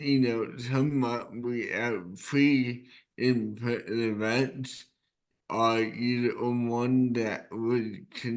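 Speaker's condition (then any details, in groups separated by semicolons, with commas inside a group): Cerebral palsy; present from birth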